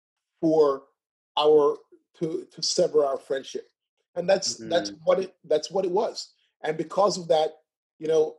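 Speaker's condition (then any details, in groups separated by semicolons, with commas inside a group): Stuttering; developmental stuttering present since birth, runs in mother's side of family; certain scripted words triggered stuttering at past sales job, changed words and improvised to avoid; repeated sounds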